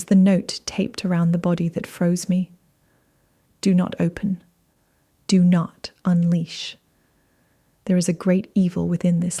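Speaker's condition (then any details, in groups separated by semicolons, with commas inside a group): No condition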